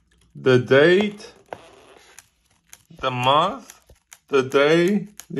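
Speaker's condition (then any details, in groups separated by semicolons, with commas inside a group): Ataxic cerebral palsy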